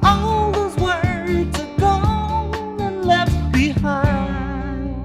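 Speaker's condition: No condition

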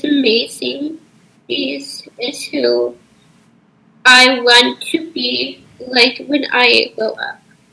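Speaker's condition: Down syndrome; spinal fusion surgery, works with life skills and communications consultant Loie k; age 13

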